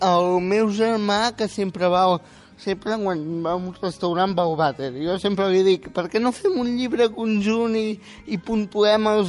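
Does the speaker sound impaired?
Yes: spastic quadriplegic cerebral palsy; neurons lost, no control of legs, legs strapped to keep controlled, uses wheelchair, doctor error suspected but unproven; control of speech retained, good communicative ability.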